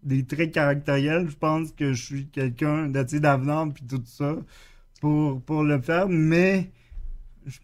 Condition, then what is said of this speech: Cerebral palsy. Je trouve ça fascinant de t'entendre ce soir et surtout impressionnant parce que malgré la problématique qui exacerbe ton quotidien, tu t'exprimes vraiment bien, tu as un bon vocabulaire.